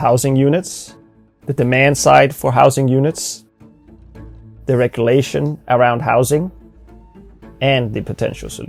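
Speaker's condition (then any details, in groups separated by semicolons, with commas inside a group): No condition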